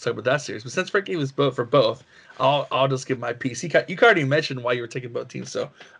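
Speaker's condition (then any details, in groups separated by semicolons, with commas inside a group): No condition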